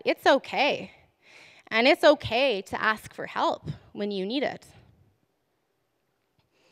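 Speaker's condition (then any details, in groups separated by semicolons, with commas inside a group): No condition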